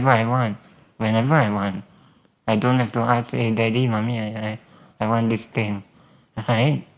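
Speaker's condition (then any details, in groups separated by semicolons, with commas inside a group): Spinal muscular atrophy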